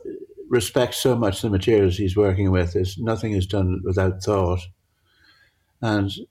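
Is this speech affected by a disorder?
Yes: Parkinson's; altered visual perception.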